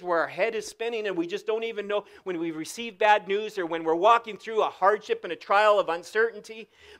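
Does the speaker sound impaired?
No.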